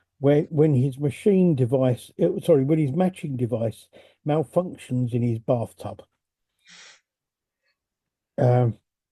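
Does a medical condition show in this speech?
No.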